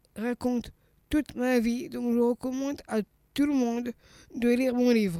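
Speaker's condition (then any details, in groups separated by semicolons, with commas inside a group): Down syndrome (trisomy 21); age 39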